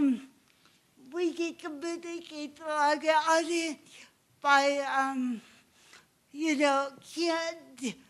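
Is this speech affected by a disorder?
Yes: cerebral palsy; obvious speech impairment.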